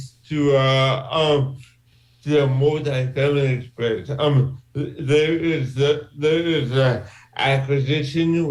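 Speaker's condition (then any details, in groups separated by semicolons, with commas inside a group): Cerebral palsy; from birth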